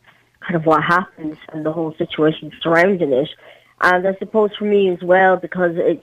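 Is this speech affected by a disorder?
Yes: cleft palate; congenital, parental Chernobyl radiation, premature birth, over 20 surgeries, webbed legs, amputation, prosthetic limb since 12; all needed treatments received in Ireland, fully active.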